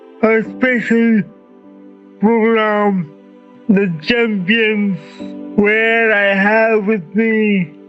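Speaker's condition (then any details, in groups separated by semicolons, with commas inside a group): Cerebral palsy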